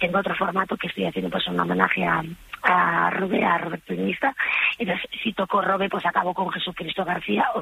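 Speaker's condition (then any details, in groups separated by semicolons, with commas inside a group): Vocal fold nodules; two vocal fold nodules, forbidden to sing, still performing, voice breaks with heavy use; hoarse after five gigs friday to sunday, propolis, licorice and lozenge remedy, planning silence cure, Playa del Silencio; broken hoarse voice, apologizes for voice, switches to Bonnie Tyler or Joaquín Sabina style when broken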